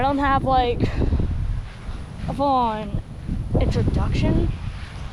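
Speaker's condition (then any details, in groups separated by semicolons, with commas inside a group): No condition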